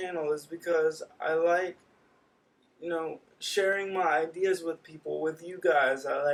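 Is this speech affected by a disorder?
Yes: cerebral palsy.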